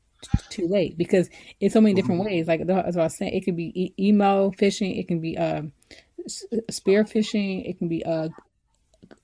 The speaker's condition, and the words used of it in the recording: Stuttering. So that just means that sometimes I'm going to be having trouble with saying words.